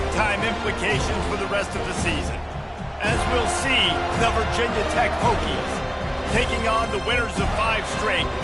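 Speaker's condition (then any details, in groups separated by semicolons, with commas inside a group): No condition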